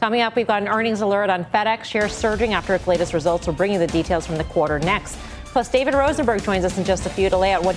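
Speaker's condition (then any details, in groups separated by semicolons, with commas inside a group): No condition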